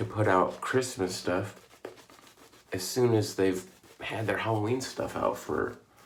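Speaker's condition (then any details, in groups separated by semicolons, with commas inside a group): No condition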